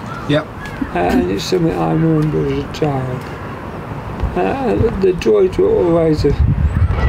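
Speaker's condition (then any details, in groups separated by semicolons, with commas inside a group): Motor neurone disease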